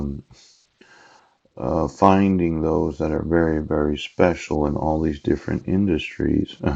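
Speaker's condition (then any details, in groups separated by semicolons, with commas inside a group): No condition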